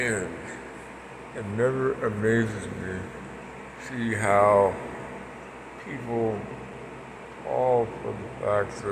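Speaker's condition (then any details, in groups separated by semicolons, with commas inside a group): Parkinson's; speech impediment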